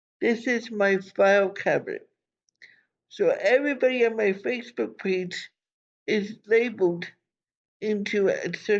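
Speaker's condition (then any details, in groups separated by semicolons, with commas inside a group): Cerebral palsy; from birth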